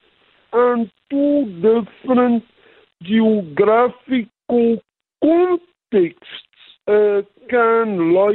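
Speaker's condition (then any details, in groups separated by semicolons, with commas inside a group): Cerebral palsy; physical limitations requiring adjustments, types with single finger, reduced typing speed and accuracy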